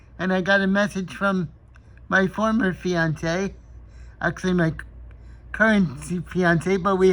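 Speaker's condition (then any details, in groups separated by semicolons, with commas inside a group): Cerebral palsy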